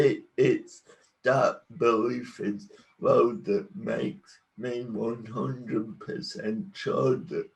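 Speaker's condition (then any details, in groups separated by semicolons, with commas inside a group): Cerebral palsy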